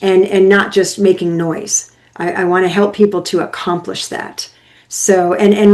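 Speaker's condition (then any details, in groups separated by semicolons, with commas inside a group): No condition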